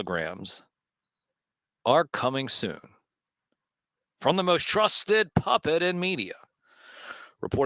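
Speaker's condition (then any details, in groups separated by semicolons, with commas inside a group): No condition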